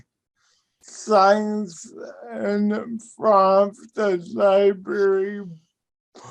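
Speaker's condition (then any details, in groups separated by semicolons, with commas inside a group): Cerebral palsy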